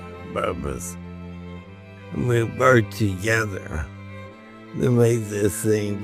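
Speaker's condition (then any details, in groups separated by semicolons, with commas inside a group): ALS; brain implant decoding intended speech; about two years since diagnosis, progressive, fatigue; voice changed first, slow, tiring, quiet, often not understood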